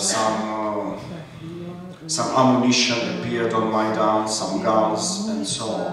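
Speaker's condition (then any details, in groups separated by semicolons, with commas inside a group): No condition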